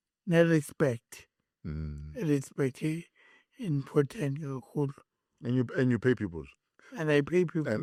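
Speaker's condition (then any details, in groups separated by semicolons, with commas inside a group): Cerebral palsy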